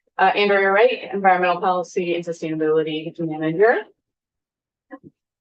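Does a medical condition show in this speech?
No.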